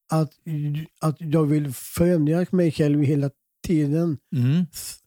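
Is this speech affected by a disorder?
Yes: Down syndrome; present from birth; 32 years with condition.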